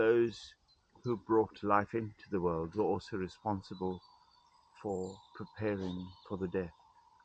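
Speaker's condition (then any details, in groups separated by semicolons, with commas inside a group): No condition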